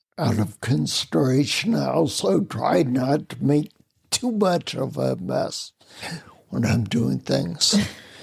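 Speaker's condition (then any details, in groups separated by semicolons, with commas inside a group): Spinocerebellar ataxia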